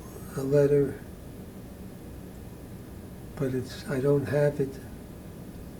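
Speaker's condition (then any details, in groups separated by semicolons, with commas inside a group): Parkinson's disease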